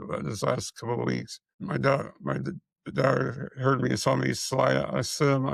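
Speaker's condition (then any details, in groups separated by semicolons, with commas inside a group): Multiple system atrophy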